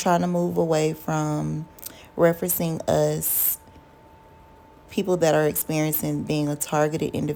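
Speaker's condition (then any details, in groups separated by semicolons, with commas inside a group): No condition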